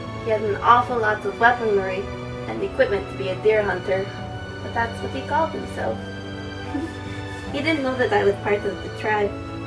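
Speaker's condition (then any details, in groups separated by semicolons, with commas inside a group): No condition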